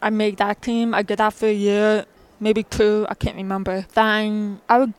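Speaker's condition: Profound deafness, born profoundly deaf in both ears; congenital profound deafness in both ears

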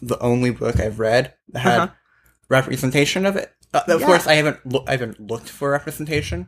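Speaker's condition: Bilateral cleft lip and palate, complete bilateral cleft lip and palate; two failed hip-to-jaw bone grafts, first at six, last surgery about four years ago, more planned

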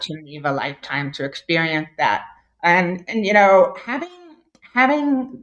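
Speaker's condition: Deafness; two cochlear implants after esteem implant battery died after ten years

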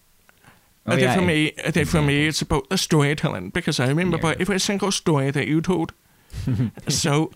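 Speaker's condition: Deafness; brown cochlear implant on side of head

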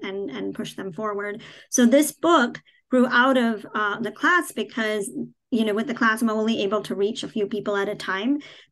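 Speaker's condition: Cleft palate, cleft palate without cleft lip

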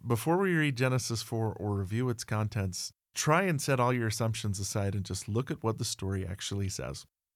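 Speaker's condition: No condition

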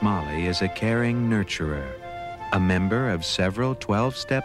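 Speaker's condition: No condition

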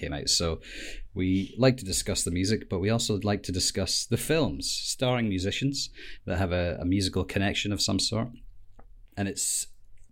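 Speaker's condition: No condition

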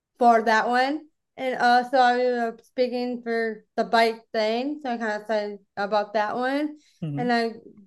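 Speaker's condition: Down syndrome; born without esophagus

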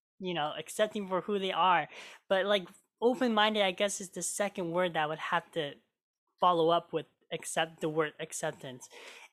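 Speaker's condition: Cleft lip and palate; made eating

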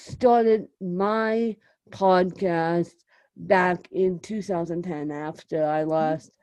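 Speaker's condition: Cerebral palsy; will not go away

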